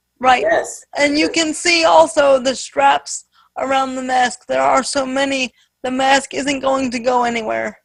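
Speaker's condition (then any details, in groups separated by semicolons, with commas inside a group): Spastic quadriplegic cerebral palsy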